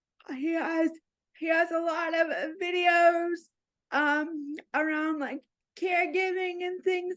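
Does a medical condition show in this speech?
Yes: cerebral palsy.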